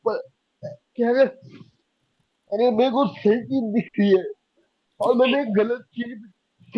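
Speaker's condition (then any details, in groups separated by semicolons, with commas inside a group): Cerebral palsy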